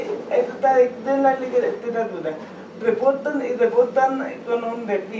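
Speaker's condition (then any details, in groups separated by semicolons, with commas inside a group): Cerebral palsy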